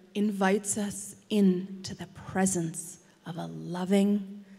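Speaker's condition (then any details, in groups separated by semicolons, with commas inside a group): No condition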